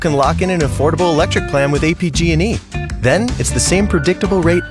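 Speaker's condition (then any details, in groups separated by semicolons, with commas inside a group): No condition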